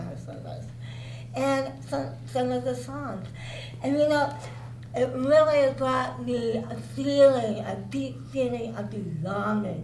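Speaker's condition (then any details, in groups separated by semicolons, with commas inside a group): Cerebral palsy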